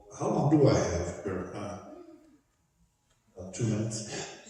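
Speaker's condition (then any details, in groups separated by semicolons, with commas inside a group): No condition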